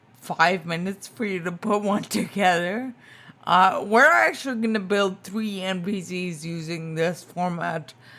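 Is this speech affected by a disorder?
Yes: spinocerebellar ataxia type 2, SCA2; tongue.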